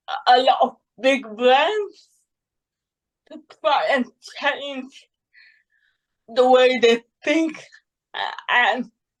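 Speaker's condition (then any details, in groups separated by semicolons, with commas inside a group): Cerebral palsy; present from birth, caused by severe neonatal jaundice, affects movement; adult, after childhood therapy; predicted unlikely to talk, early speech therapy improved speaking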